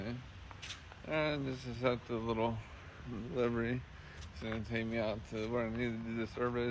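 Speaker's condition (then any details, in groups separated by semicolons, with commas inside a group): Traumatic brain injury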